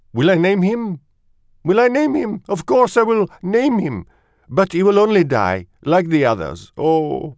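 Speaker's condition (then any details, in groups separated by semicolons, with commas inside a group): No condition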